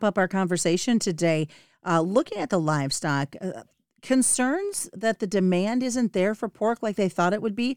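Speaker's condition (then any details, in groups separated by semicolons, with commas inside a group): No condition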